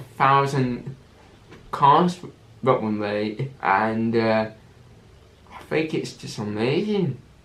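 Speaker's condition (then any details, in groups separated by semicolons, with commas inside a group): Cerebral palsy with stammer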